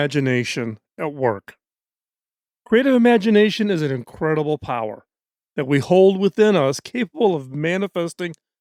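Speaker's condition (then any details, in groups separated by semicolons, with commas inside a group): No condition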